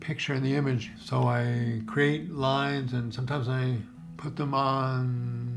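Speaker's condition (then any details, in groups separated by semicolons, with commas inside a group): Parkinson's disease; tremor-predominant, diagnosed some time ago, deep brain stimulation surgery, brain electrodes with battery pack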